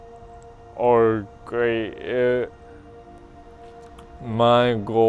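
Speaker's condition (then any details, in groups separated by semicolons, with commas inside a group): Cerebral palsy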